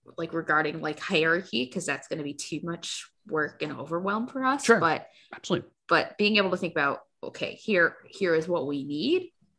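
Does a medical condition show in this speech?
No.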